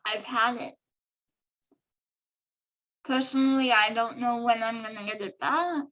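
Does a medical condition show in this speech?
Yes: cerebral palsy.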